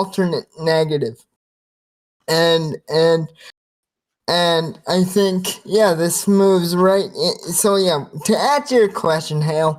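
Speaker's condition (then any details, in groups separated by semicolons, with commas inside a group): Cerebral palsy, spastic quadriplegia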